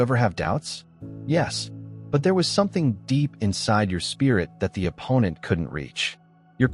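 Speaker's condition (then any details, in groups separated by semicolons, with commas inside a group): No condition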